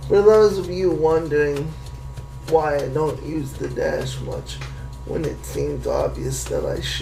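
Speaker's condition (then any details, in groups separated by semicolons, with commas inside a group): Cerebral palsy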